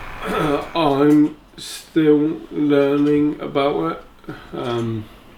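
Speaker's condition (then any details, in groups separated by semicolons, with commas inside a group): Motor neurone disease; affects speech and walking; diagnosed about six months ago, uses breathing apparatus; speech deteriorated since diagnosis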